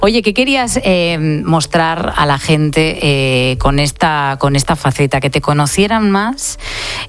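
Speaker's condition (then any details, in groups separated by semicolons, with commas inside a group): No condition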